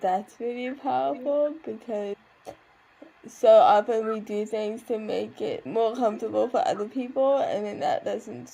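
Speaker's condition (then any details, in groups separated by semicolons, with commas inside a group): Cerebral palsy; never walked independently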